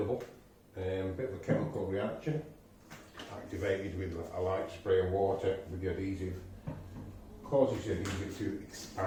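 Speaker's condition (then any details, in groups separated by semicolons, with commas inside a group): No condition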